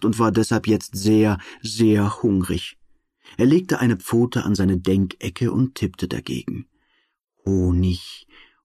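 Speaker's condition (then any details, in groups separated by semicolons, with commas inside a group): No condition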